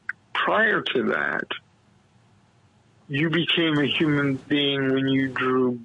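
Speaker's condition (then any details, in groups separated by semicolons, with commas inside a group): Cerebral palsy; premature low birth weight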